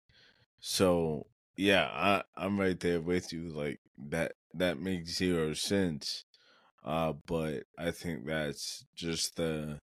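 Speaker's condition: Cerebral palsy; muscles needing relaxation

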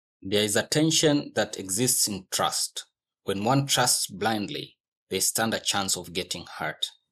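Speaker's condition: No condition

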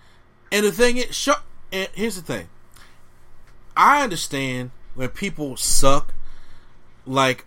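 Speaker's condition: No condition

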